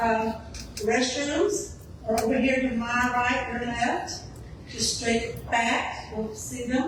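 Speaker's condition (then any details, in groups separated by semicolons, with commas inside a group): No condition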